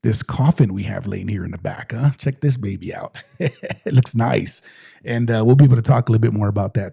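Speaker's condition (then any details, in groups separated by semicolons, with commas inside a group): No condition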